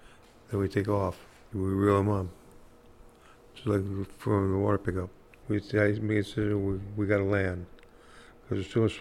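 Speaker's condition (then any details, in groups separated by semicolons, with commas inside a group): Parkinson's; hard time walking and talking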